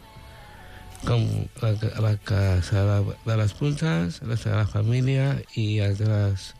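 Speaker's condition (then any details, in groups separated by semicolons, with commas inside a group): Down syndrome; intellectual disability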